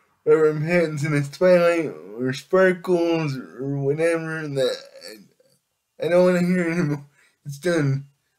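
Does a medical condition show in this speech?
Yes: cerebral palsy; able to speak.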